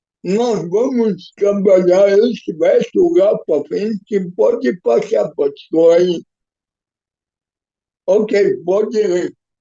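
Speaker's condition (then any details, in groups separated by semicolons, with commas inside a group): Cerebral palsy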